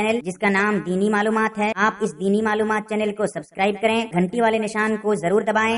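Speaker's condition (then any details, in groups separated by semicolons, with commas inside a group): No condition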